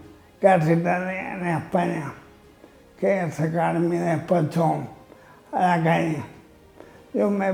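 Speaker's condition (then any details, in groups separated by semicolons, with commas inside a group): Amyotrophic lateral sclerosis (ela)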